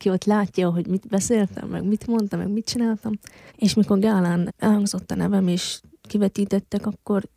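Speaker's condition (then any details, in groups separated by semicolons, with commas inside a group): Hearing loss since birth; congenital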